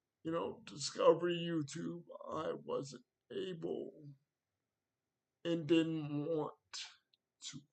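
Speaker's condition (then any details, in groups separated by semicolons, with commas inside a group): Cerebral palsy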